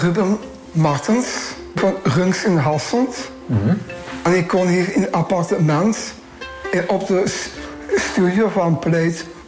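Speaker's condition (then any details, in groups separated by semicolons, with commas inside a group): Down syndrome; trisomy 21, chromosomal anomaly, three copies of chromosome 21; talks well, can read, write and send messages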